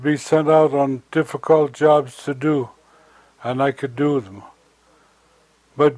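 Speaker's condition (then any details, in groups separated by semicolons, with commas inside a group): Stroke; stroke at age 78, trembling hands, fell and broke hip, arterial aneurysm found on x-rays, surgery; convalescing at home after aneurysm surgery, could not walk for a while, even with walker; slurred speech after stroke, hard time finding words, shaky voice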